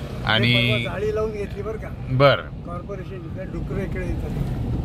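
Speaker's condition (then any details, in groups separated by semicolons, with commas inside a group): No condition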